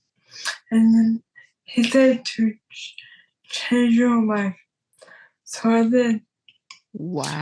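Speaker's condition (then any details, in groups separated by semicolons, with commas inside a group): Traumatic brain injury; caused by car wreck; years since injury, years of therapy, still improving; relearned talking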